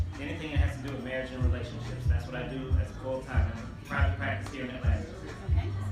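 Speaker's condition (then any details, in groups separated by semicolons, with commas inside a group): No condition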